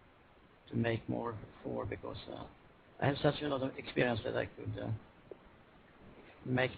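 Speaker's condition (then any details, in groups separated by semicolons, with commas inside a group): Parkinson's disease; anti-reaction medicine from year 15 halved intake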